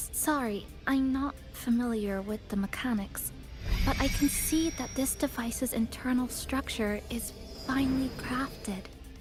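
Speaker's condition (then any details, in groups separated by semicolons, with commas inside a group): No condition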